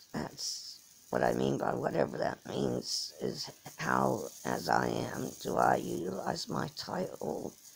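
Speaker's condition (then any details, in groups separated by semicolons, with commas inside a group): Cerebral palsy; from birth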